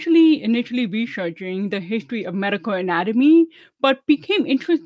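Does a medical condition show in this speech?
Yes: deafness; hearing loss, about 25 years passing as hearing; uses hearing aids and closed captioning, not fluent in sign language; relearned English and speaking, about 10 years of speech therapy, told speaks really well.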